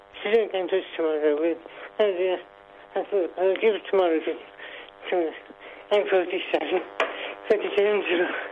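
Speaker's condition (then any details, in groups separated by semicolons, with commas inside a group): Parkinson's; needs sling hoist to be lifted up; speech impaired during call, may be better another day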